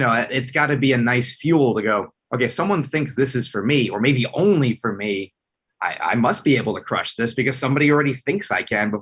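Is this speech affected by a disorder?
No.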